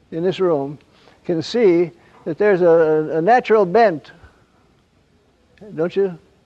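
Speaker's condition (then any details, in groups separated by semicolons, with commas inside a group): Parkinson's; wakes at night, gets up around 3 am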